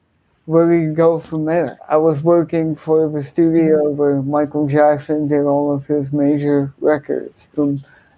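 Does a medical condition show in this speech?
Yes: cerebral palsy, hemiplegia; speech impediment, had to step up speech.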